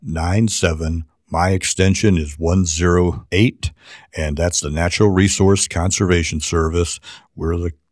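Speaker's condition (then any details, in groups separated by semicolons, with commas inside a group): No condition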